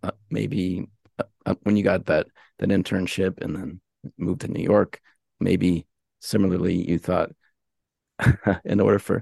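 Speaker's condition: Stuttering; long-standing stuttering, avoided phone for years, stuttered heavily at law firm job from 29, self-medicated with alcohol; hosting podcast for two months, no longer avoids phone, discloses stutter before interviews; stutters less after disclosing stutter, worse day after drinking, pauses once mistaken for nervousness; repeated sounds

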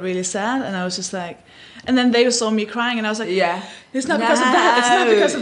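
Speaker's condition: No condition

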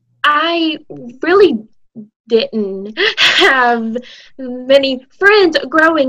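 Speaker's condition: Stuttering; childhood onset, school speech therapy since learning to talk, Lamar University clinic therapy from senior year, age 19; adult, still stutters; stutters openly; prolonged sounds, blocks

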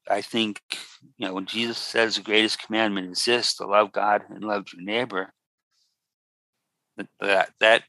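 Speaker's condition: Expressive aphasia; left-side paralysis and unable to talk at onset

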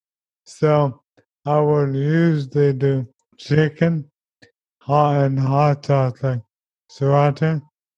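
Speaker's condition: ALS; young onset

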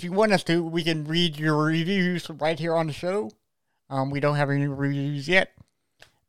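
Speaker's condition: Cerebral palsy; present from birth

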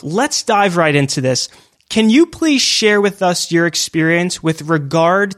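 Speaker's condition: No condition

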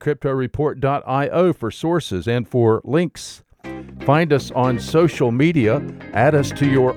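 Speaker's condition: No condition

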